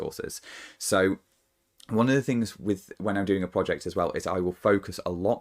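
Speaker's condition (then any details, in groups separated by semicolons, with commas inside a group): No condition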